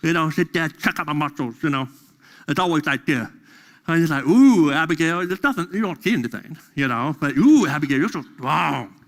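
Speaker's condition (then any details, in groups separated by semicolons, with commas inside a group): Deafness; deaf during school years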